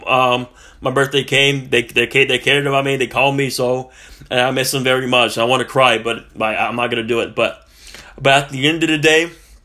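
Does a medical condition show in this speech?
Yes: stuttering; improving, occasional stuttering, helped by Wayne from Missouri mental health; stutters here and there, getting better; here repeated sounds, repeated words.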